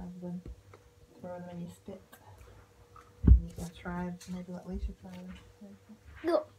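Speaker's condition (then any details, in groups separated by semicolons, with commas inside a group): No condition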